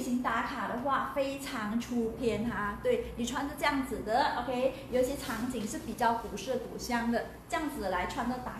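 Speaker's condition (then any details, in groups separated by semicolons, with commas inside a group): No condition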